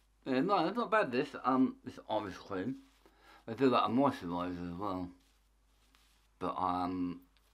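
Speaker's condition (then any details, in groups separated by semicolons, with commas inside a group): Tongue cancer; half tongue removed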